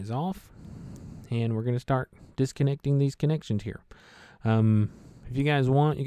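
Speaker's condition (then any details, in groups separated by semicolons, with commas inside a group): No condition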